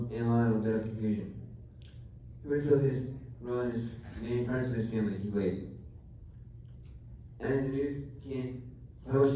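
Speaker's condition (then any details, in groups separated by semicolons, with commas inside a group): Traumatic brain injury; climbing accident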